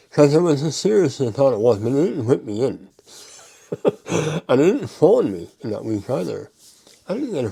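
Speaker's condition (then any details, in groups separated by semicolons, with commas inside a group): Mouth cancer; altered speech after surgery, more resonance when nasal opening blocked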